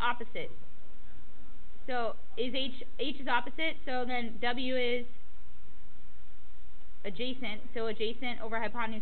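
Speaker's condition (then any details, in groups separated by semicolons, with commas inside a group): No condition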